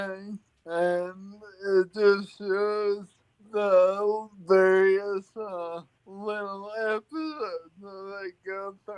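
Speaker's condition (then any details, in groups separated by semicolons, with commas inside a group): Friedreich's ataxia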